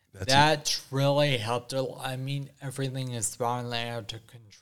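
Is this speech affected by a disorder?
Yes: ataxia after strokes, mild; ataxia with uncoordinated movements and weakness after four strokes, nine brain surgeries, formerly walker and cane; initially nonverbal, knew only ASL alphabet, improvised signs, now slight speech impediment, not really bad.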